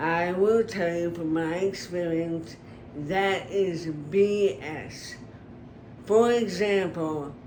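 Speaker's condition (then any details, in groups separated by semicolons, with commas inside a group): Brain injury; could not blow out candles for years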